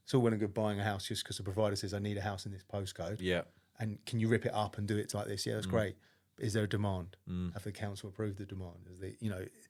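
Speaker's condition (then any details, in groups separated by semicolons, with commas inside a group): No condition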